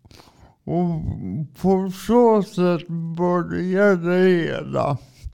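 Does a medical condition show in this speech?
Yes: cerebral palsy; drives adapted car.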